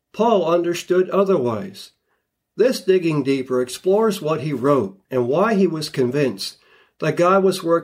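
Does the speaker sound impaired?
No.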